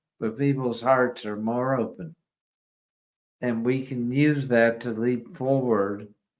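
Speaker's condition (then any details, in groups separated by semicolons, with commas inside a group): ALS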